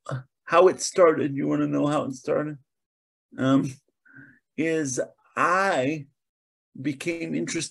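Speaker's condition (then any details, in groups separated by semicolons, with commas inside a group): Cerebral palsy; mainly lower limbs affected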